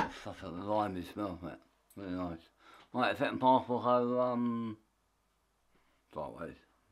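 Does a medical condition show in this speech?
Yes: tongue cancer; half tongue removed.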